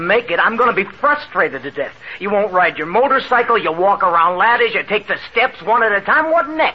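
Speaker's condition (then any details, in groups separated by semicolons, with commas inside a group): No condition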